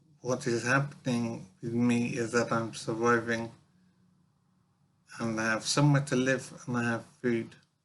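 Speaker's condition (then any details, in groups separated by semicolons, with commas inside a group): Brain injury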